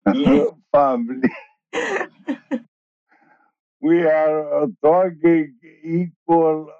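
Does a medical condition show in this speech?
Yes: ALS; initially diagnosed bulbar-onset, later reclassified as regular form, wheelchair user; very slow progression, many years since diagnosis; slurred or slowed speech.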